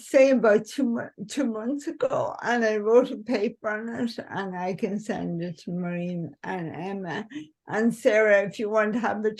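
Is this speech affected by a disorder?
Yes: cerebral palsy.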